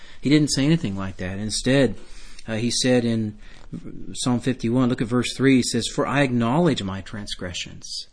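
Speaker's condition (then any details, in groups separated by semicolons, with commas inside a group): No condition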